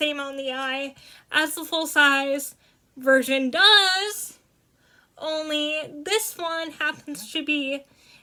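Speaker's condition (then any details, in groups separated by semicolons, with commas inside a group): Cerebral palsy, spastic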